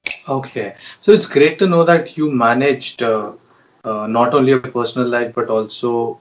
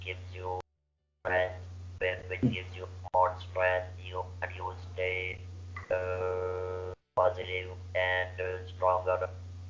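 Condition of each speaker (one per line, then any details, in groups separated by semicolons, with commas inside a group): No condition
Laryngeal cancer surgery; throat cancer, surgery; about 22 years since diagnosis, survivor; breathlessness before diagnosis, lost speech, later regained speech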